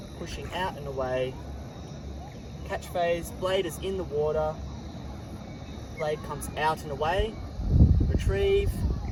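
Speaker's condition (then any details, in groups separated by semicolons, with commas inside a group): No condition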